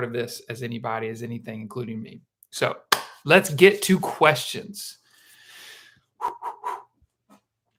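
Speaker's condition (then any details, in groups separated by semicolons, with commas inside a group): No condition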